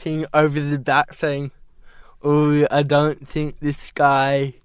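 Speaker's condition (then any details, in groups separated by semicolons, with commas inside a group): Cerebral palsy; diagnosed at 12 months at Westmead Hospital, ski poles hard to place; ongoing therapy at Cerebral Palsy Alliance, para-snowboarder, has driving license; at diagnosis told may never walk or talk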